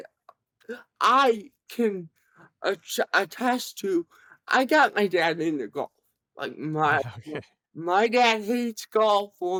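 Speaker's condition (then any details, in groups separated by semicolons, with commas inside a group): Cerebral palsy; present from birth, severe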